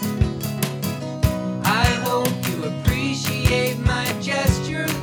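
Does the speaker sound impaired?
No.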